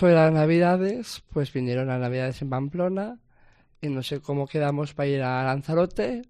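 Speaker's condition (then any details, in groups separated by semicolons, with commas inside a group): Down syndrome; trisomy 21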